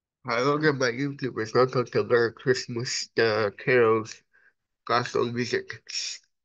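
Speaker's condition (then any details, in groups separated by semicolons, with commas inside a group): Cerebral palsy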